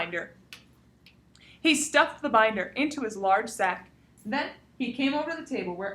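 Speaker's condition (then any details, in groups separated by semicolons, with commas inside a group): No condition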